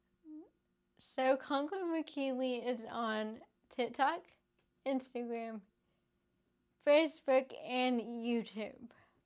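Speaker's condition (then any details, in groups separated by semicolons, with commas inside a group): Cerebral palsy; speech affected, IOP device for mouth muscles, improved within year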